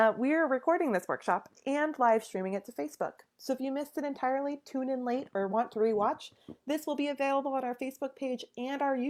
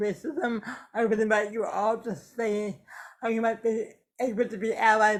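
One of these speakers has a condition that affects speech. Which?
The second: cerebral palsy; affects speech.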